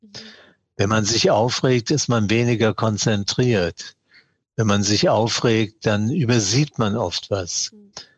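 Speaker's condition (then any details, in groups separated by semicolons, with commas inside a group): Parkinson's disease; diagnosed 2016 at age 75, tremor for years before, long attributed to stage fright; mild course, ongoing tremor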